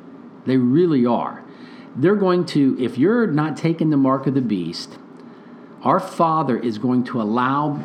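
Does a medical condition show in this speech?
No.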